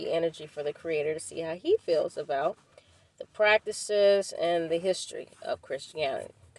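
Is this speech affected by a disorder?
No.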